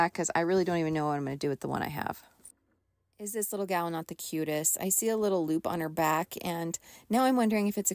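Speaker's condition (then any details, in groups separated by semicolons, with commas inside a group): No condition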